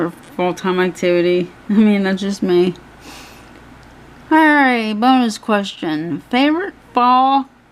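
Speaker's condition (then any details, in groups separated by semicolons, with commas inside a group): Cerebral palsy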